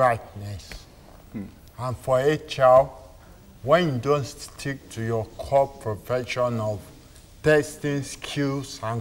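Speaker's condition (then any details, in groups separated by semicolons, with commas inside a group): Cerebral palsy; articulate, sings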